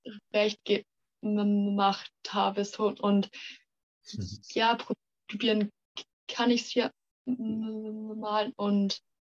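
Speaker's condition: Stuttering; stuttering since kindergarten age, many logopedists and speech therapists, stuttering therapy groups with other stutterers; 18 years old, fighting stuttering less with pressure and resistance; part-word and word repetitions, we wegzulaufen; repeated sounds, prolonged sounds

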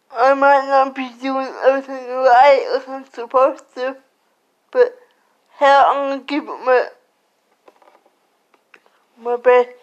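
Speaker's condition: Cerebral palsy; slurred speech

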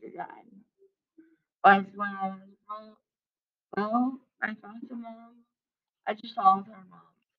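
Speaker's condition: Deafness; deafness since birth, attributed to birth mother's drinking and smoking during pregnancy; helper present assisting with recording

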